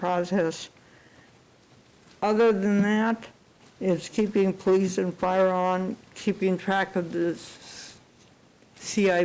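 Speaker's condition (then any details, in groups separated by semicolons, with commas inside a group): Cerebral palsy; unable to type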